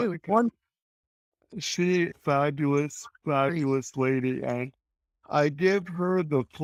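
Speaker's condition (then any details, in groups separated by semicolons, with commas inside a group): Cerebral palsy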